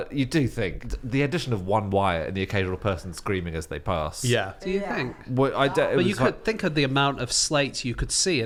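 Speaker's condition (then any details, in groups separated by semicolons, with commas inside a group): No condition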